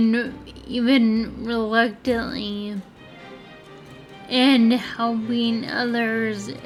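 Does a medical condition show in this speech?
Yes: Friedreich's ataxia.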